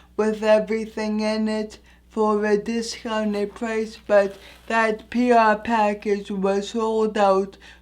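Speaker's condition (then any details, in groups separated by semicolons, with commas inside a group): Anoxic brain injury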